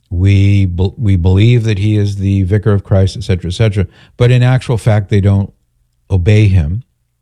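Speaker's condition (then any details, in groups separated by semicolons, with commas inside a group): No condition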